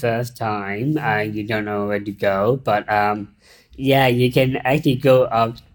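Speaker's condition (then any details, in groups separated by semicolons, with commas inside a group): Down syndrome; intellectual disability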